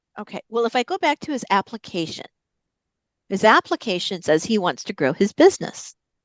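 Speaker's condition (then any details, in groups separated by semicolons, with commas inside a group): No condition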